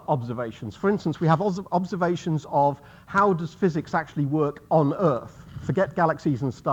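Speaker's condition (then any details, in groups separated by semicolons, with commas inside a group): No condition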